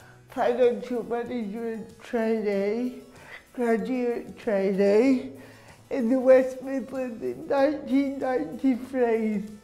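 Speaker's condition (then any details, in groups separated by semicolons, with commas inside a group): Cerebral palsy; speech impediment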